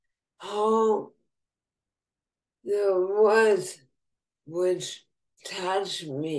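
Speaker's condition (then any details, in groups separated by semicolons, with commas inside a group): ALS, bulbar form, bulbar onset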